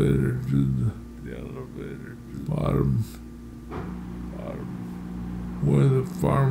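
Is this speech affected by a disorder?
Yes: multiple sclerosis.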